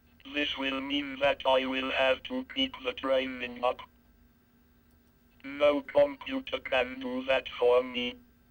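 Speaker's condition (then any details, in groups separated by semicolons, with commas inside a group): Cerebral palsy, speech-generating device; lifelong, affects all muscles including speech muscles; walks with difficulty, can drive; non-speaking, uses sounds, signs, word board, speech synthesizer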